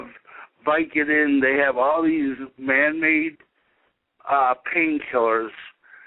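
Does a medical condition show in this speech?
Yes: cerebral palsy; severe muscle spasms, spastic legs, uses wheelchair; able to speak.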